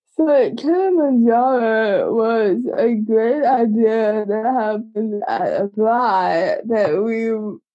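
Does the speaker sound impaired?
Yes: cerebral palsy; congenital.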